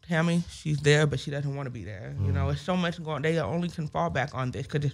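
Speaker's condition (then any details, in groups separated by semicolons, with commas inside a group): Hearing loss with speech impediment; can hear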